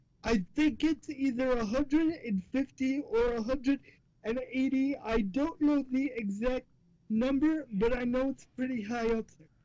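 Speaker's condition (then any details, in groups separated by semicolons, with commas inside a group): Cerebral palsy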